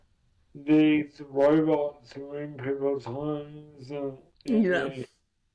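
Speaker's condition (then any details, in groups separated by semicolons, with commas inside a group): Cerebral palsy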